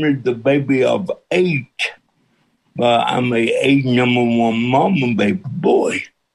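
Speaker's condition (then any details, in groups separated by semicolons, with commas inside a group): Cerebral palsy with speech impediment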